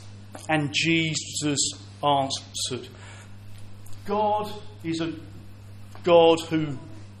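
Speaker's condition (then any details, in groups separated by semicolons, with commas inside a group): Stammer; prolonged sounds, blocks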